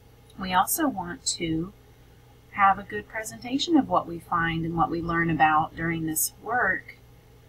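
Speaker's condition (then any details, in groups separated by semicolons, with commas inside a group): No condition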